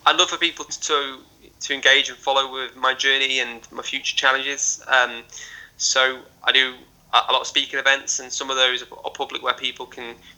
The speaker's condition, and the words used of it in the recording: Stuttering. Um, and in the same way that going to a social event would be very difficult for me because of my stammer.